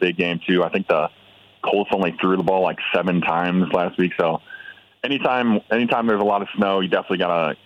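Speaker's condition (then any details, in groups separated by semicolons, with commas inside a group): No condition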